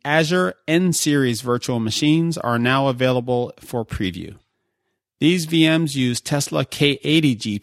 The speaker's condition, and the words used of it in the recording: None; typical speech.